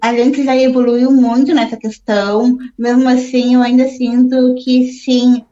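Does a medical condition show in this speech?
Yes: Down syndrome; on phone line during radio interview.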